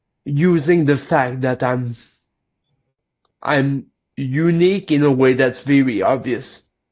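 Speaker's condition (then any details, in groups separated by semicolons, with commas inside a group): Cerebral palsy; lifelong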